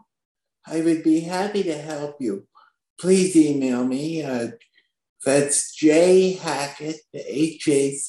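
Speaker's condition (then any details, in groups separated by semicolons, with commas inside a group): Spastic quadriplegic cerebral palsy; now 23 years old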